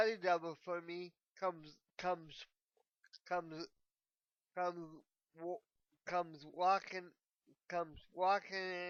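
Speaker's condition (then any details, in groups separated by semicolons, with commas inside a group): Cerebral palsy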